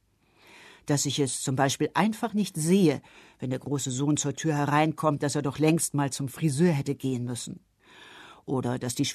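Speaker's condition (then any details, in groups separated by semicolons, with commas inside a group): No condition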